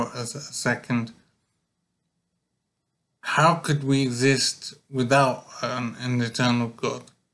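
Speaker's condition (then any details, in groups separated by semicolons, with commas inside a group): Brain injury; severe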